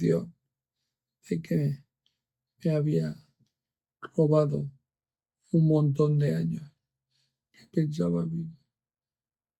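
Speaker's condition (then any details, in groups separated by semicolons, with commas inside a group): Amyotrophic lateral sclerosis; progressive symptoms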